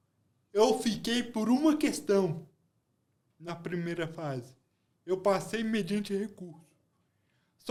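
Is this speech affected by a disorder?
Yes: cerebral palsy.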